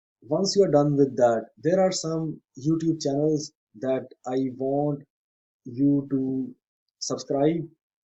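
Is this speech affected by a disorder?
No.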